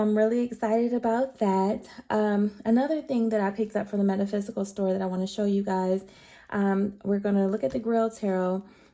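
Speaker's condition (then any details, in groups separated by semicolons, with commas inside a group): No condition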